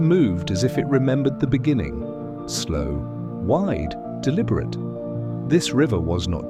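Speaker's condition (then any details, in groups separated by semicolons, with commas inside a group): No condition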